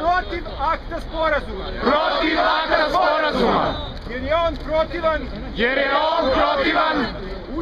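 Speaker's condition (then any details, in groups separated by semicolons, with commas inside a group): No condition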